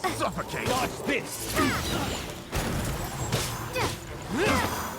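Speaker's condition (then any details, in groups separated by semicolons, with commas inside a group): No condition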